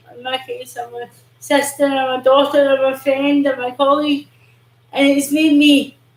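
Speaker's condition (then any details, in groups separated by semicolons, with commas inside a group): Cerebral palsy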